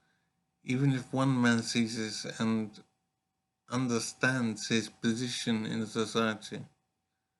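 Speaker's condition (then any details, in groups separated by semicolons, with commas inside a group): Brain injury; severe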